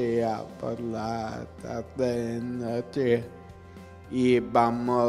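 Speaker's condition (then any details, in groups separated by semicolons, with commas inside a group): Cerebral palsy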